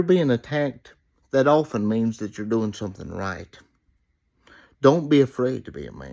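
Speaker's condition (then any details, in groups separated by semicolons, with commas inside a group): Cerebral palsy; reports speaking clearly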